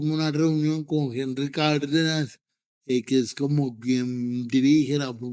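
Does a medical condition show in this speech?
Yes: cerebral palsy.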